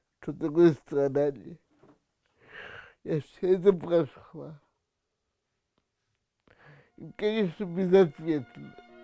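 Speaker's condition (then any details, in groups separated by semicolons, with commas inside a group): Cerebral palsy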